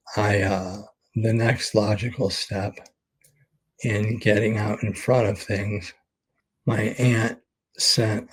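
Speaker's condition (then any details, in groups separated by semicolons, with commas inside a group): ALS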